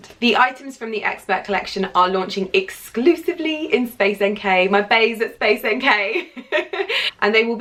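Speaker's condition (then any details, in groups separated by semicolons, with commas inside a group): No condition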